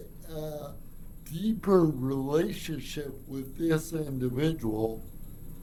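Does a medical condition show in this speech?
Yes: cerebral palsy; from birth.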